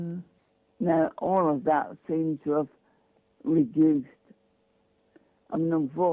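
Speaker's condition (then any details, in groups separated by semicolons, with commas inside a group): Multiple sclerosis; relapsing course, intention tremor; diagnosed over six years ago, spasms, falling; speech not very good at times, especially at night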